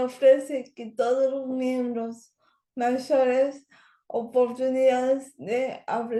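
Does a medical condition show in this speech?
Yes: cerebral palsy.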